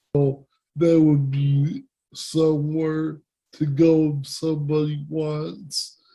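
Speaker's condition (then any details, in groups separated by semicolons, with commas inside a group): Cerebral palsy; present from birth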